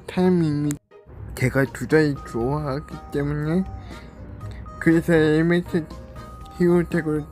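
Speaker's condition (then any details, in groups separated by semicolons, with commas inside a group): Cerebral palsy; brain lesion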